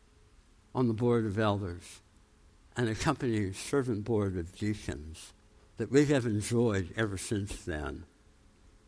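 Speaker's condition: Tongue cancer, jaw reconstruction

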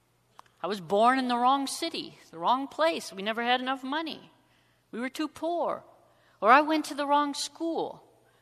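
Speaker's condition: No condition

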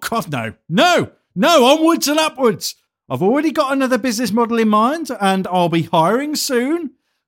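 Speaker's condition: No condition

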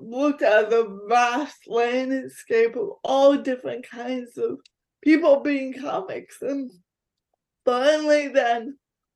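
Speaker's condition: Cerebral palsy; physical disability

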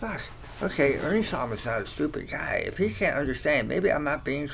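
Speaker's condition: Tongue cancer surgery; many years after treatment

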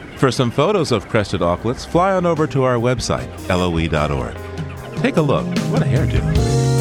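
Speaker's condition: No condition

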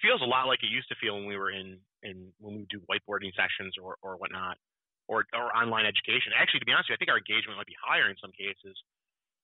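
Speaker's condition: No condition

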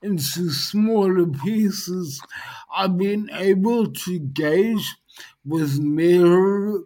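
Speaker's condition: Dysarthria post-stroke; speech highly affected

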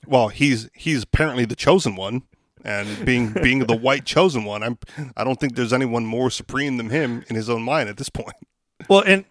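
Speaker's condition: No condition

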